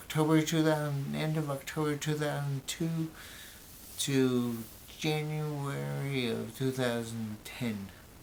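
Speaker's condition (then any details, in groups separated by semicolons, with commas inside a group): Brain injury; memory greatly affected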